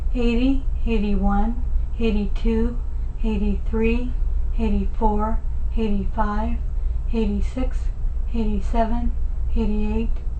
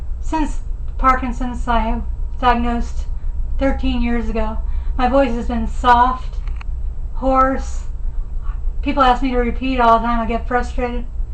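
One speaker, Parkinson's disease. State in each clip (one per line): Habitual speech before voice elevation
Speaking with masking noise to elevate loudness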